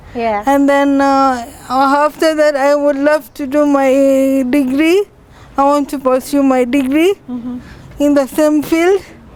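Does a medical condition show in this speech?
Yes: cerebral palsy; from birth.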